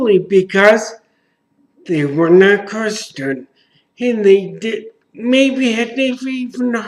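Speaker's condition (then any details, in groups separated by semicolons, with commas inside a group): Traumatic brain injury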